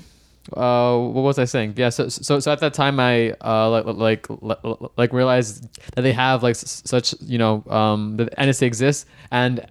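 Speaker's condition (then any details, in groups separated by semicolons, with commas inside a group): Stuttering; onset age 8 in Hong Kong, possibly genetic, long covert, avoided speaking, substituted words, spoke fast; fluency shaping therapy in Mumbai and Japan, American Institute for Stuttering intensive, accepting stuttering 1.5 years; audible voluntary stuttering, deliberately tries to stutter as management strategy; repeated sounds, repeated words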